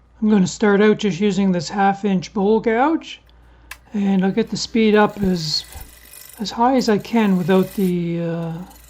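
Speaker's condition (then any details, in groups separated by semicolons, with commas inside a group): No condition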